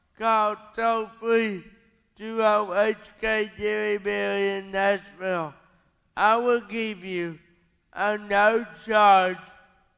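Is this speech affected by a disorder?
Yes: cerebral palsy; onset about 30 to 40 days after birth, caused by parents' lifestyle, not birth defects, lifelong, white plastic braces on both legs in childhood.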